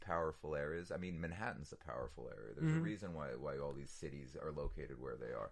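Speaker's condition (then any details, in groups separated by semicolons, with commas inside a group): No condition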